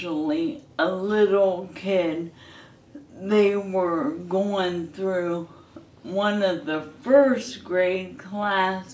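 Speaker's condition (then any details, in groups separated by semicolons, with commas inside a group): ALS; hand onset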